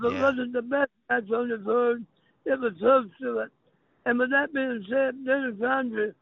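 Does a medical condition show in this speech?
Yes: throat cancer; throat cancer survivor, voice box kept, no hole in throat, lasting impact on throat and speech; speech impediment, sounds like a very unique accent, may be hard to understand.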